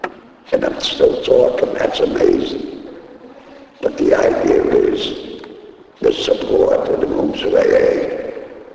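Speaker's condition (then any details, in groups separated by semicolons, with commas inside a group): Laryngectomy; voice box removed by operation, device placed in throat, voice first lost at racetrack; still talking after voice box removal; speaks using device in throat, needs thumb to talk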